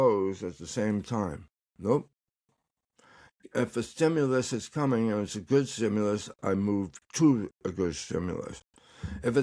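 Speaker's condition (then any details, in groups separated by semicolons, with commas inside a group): Tongue cancer; recovering, tongue exercises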